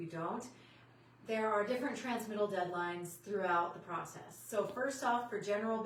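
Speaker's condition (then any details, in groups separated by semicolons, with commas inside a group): No condition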